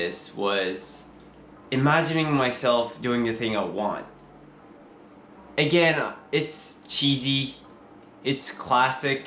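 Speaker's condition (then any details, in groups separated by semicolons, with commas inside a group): No condition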